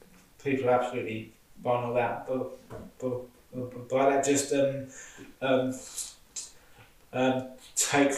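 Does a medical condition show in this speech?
Yes: stutter; stammer present since school years; difficulty saying things at work raising safety concerns, speech reportedly different when drunk; here repeated sounds, prolonged sounds.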